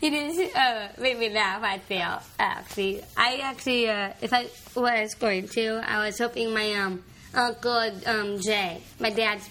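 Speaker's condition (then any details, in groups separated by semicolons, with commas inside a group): Down syndrome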